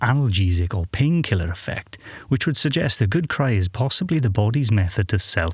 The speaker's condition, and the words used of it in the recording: No condition.